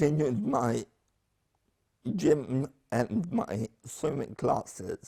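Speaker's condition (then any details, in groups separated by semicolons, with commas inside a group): Spastic paraplegia with essential tremor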